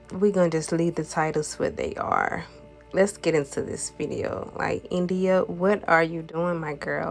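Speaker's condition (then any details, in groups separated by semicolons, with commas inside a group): No condition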